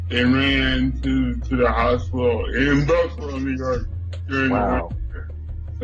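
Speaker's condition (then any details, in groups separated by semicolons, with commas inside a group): Cerebral palsy; cerebral palsy from birth, nosebleed and stopped breathing as newborn at home in Buffalo, no ambulance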